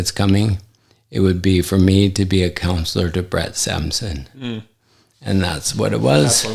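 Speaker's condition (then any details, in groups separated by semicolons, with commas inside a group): ALS; affects hand function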